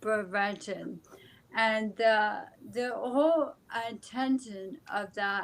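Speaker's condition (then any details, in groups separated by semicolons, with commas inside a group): ALS; speech affected but still understandable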